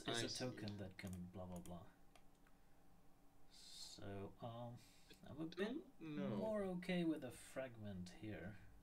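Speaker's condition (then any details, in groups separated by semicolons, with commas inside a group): No condition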